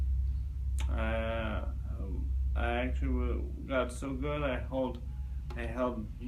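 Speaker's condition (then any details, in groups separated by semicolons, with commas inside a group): Cerebral palsy; present from birth; diagnosed around age 2.5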